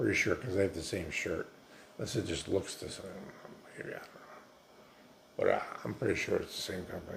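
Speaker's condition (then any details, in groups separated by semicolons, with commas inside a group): Multiple sclerosis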